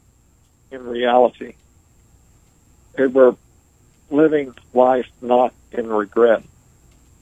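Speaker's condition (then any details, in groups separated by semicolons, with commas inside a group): ALS; motor neuron loss, sensation intact with pain, wheelchair user, about 17 to nearly 20 years since onset; progressive paralysis toward total paralysis, pain from clothing seams and pressure; barely able to speak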